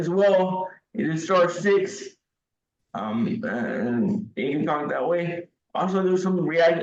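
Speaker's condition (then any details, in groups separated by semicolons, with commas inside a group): Cerebral palsy, severe; wheelchair user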